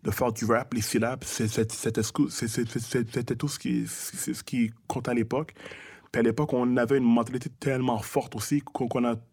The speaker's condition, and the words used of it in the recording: Stuttering. Quand je rappais, j'avais pas de problème de bégaiement quand je parle, je bégaye.